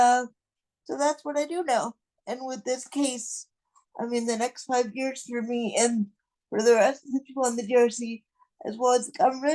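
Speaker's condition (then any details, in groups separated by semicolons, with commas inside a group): Cerebral palsy; non-progressive, will not improve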